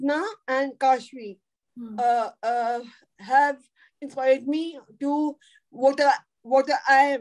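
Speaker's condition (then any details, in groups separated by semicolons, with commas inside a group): Cerebral palsy; could not talk in early childhood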